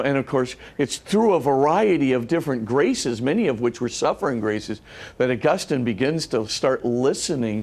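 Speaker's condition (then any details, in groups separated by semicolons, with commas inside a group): No condition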